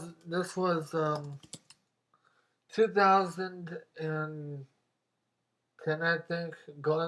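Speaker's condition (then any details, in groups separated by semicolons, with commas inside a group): Mobius syndrome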